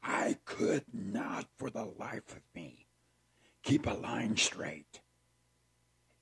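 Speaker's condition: Partial laryngectomy; speech still self-described as unusual

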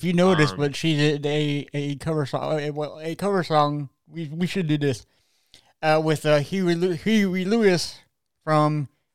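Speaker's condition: Cerebral palsy; present from birth

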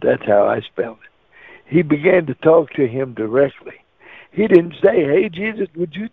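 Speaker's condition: Cerebral palsy; wheelchair user

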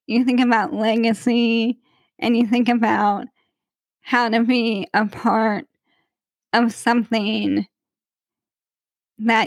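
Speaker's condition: ALS; voice weaker when tired or after much talking

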